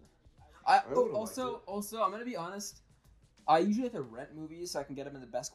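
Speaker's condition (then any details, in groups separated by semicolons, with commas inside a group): No condition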